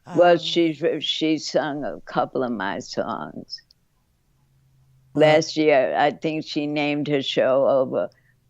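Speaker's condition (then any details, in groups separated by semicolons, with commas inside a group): Parkinsonism from lyme disease; caused by Lyme disease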